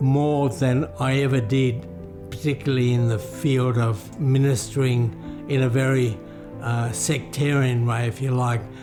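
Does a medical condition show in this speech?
Yes: motor neuron disease; about six years since diagnosis.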